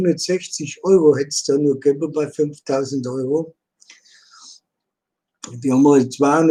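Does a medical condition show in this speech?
No.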